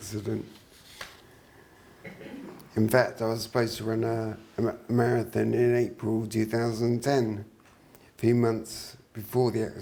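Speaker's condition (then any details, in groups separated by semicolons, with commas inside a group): Traumatic brain injury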